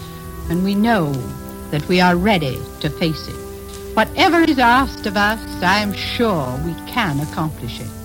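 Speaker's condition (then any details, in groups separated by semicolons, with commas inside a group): No condition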